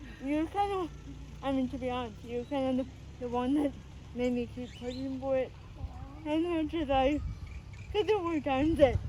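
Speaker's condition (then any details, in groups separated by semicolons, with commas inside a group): Spastic cerebral palsy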